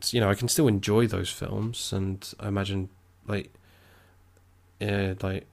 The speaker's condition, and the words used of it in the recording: None; typical speech.